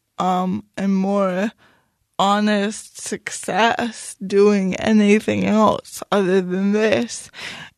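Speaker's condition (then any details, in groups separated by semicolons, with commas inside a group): Cerebral palsy; lifelong very mild cerebral palsy, affects mouth and hands, slight balance problems, mild outward physical disability; speech noticeably affected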